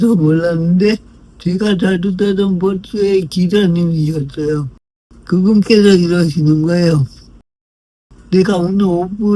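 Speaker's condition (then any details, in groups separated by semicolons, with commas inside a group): Brain lesion disability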